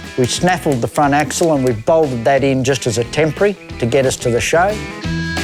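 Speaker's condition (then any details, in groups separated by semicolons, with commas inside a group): No condition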